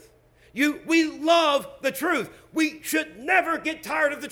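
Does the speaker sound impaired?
No.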